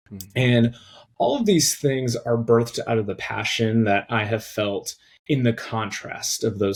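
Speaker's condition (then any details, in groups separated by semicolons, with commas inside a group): No condition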